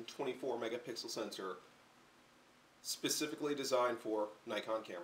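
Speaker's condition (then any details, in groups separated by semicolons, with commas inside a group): No condition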